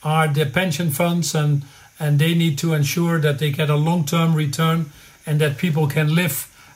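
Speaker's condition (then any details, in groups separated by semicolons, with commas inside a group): No condition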